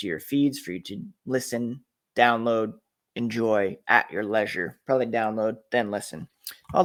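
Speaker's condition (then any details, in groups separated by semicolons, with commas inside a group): No condition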